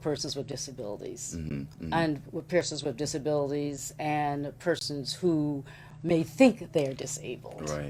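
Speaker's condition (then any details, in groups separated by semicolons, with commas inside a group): No condition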